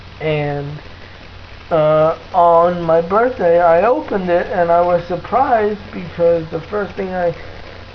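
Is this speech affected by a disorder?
Yes: cerebral palsy.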